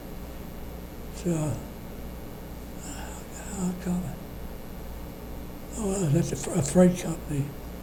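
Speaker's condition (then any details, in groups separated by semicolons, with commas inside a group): Parkinson's disease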